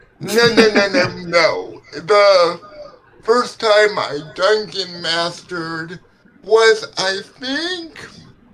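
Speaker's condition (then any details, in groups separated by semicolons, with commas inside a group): Cerebral palsy; legs affected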